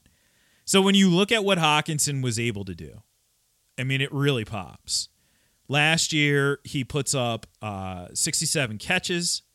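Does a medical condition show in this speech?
No.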